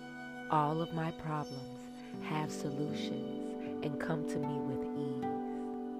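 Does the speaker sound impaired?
No.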